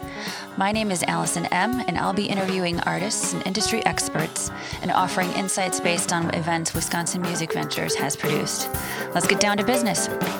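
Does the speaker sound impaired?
No.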